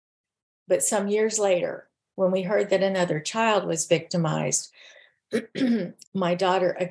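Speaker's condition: No condition

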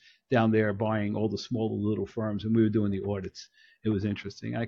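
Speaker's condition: No condition

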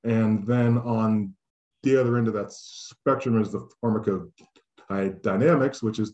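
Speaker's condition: Stuttering; lifelong stutter, cannabis reported to help stuttering; prolonged sounds, blocks

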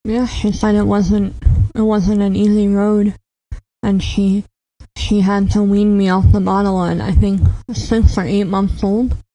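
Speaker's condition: Cleft palate; congenital

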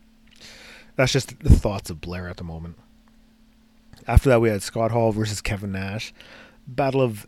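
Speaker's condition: No condition

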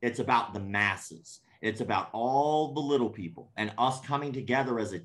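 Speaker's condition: Cleft palate; congenital cleft palate

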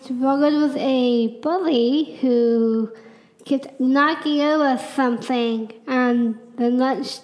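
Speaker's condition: Down syndrome; congenital, extra chromosome, low muscle tone, could not speak or walk early in childhood, constant therapies; ongoing speech class, attended since childhood; speaking among more difficult things, way of talking might seem weird

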